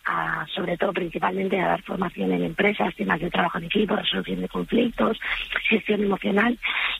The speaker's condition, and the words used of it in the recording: Vocal nodules. Imitar a Joaquín Sabina con esta voz siempre está bien, claro.